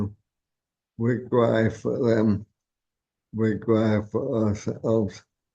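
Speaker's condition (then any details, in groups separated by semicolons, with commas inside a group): ALS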